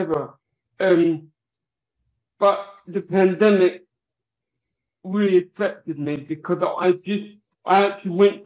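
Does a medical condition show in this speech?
Yes: cerebral palsy.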